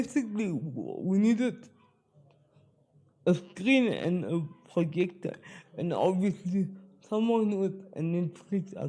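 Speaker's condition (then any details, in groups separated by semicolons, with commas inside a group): Spastic cerebral palsy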